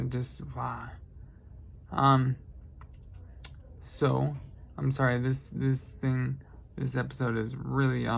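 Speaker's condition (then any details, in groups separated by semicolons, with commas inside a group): Traumatic brain injury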